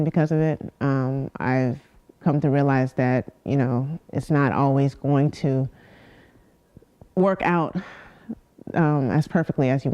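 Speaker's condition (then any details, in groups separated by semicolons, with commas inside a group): No condition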